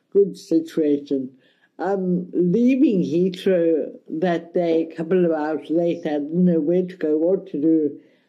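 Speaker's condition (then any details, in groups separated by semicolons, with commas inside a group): Cerebral palsy, mild; speech affected a bit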